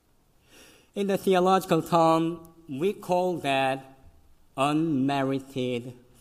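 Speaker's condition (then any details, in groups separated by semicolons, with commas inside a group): Cleft lip and palate, severe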